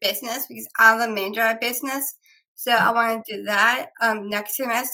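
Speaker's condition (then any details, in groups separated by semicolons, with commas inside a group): Down syndrome; three copies of 21st chromosome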